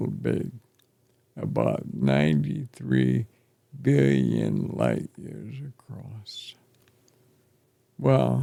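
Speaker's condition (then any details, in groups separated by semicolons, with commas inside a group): ALS; affects chest and throat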